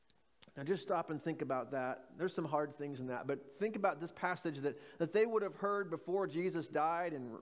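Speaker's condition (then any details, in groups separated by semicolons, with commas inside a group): No condition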